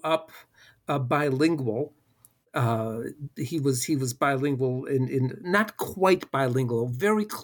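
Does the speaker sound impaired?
No.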